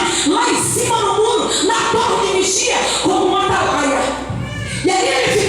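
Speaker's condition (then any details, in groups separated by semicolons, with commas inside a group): No condition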